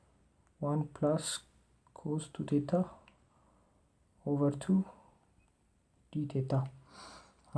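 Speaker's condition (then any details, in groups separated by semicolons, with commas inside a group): No condition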